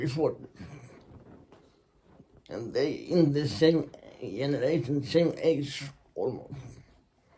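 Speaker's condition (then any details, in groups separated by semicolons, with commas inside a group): Secondary intracranial hypertension; progressive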